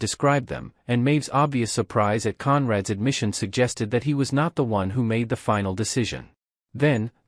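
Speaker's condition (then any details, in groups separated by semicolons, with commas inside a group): No condition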